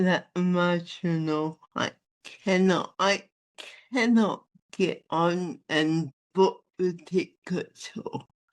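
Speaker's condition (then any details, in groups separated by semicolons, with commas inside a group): Athetoid spastic cerebral palsy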